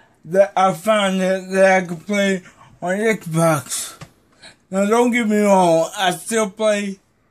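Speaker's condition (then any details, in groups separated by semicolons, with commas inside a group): Cerebral palsy; may be hard to understand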